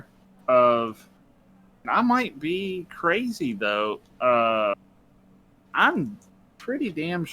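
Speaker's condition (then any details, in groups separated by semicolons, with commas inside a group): No condition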